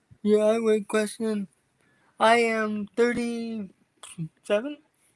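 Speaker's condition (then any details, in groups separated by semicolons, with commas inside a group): Cerebral palsy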